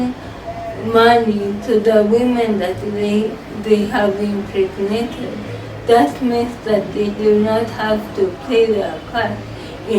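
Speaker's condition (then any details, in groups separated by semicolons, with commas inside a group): Cerebral palsy; from birth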